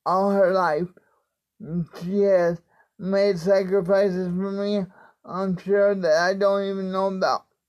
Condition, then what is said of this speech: Cerebral palsy. And, you know, sometimes my voice is really tight when I speak because, like I said, it's a muscle.